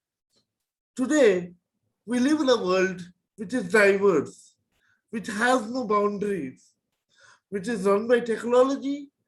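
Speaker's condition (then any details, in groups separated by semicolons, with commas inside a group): Cerebral palsy; present from birth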